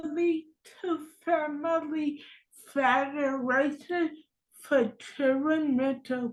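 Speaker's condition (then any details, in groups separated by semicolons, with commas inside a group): Cerebral palsy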